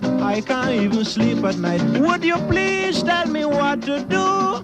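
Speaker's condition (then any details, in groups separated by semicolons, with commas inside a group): No condition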